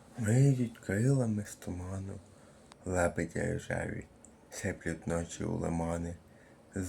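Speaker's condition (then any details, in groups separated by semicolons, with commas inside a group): Cerebral palsy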